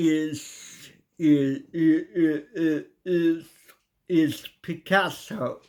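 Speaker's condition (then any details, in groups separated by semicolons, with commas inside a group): Cerebral palsy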